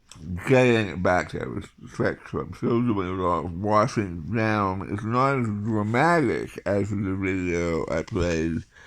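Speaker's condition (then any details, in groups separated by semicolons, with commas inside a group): Tongue cancer surgery, tongue graft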